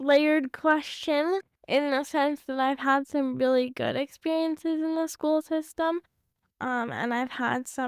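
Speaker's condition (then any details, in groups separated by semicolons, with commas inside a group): Cerebral palsy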